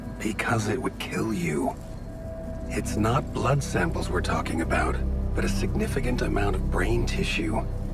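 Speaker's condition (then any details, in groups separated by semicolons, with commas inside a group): No condition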